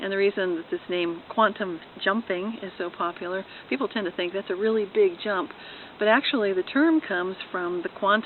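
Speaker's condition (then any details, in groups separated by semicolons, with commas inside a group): No condition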